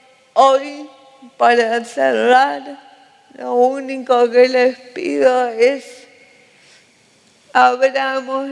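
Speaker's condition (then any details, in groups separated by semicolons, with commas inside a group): Cerebral palsy; respiratory arrest at birth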